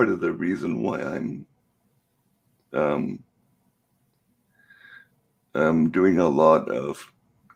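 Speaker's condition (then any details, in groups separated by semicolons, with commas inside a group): Cerebral palsy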